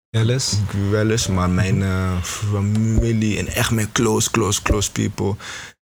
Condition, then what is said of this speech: Stuttering. Stotter soms te veel, het is een strijd voor me.